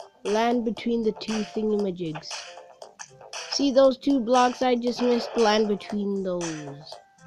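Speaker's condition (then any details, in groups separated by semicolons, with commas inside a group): No condition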